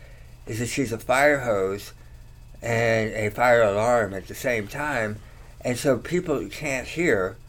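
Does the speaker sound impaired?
Yes: tongue cancer surgery; three or four tongue surgeries, chemotherapy, radiation, long convalescence; slight slur, talks okay.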